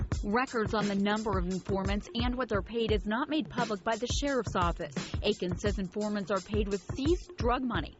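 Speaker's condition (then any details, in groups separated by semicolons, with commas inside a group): No condition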